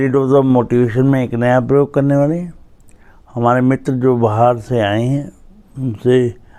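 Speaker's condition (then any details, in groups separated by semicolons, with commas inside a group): Cerebral palsy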